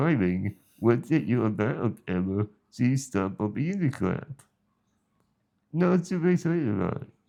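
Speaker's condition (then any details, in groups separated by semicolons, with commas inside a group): Spinal muscular atrophy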